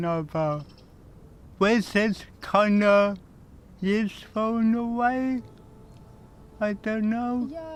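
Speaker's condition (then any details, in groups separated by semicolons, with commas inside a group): Cerebral palsy; speech improved over time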